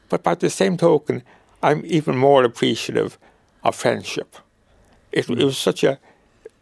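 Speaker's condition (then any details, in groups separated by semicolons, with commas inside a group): Motor neuron disease; wheelchair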